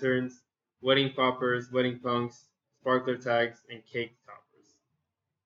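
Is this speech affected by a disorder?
No.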